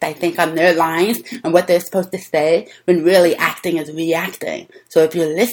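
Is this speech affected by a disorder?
Yes: deafness; deaf since childhood; speaks well, learned speech through childhood lessons with visual computer speech feedback.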